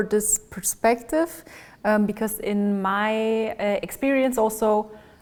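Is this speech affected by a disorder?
No.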